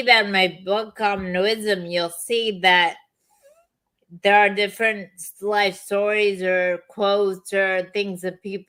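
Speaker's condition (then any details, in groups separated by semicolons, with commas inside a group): Chronic lyme disease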